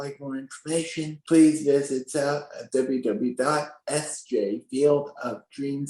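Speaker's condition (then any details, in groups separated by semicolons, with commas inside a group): Spastic quadriplegic cerebral palsy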